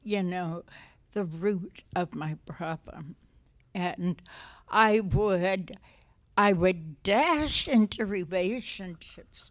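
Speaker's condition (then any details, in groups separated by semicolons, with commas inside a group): Essential tremor; essential tremor affecting voice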